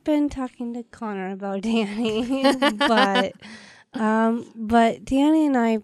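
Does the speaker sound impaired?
Yes: Down syndrome; present since birth.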